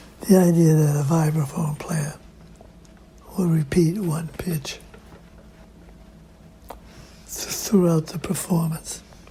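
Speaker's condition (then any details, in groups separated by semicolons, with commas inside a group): Parkinson's disease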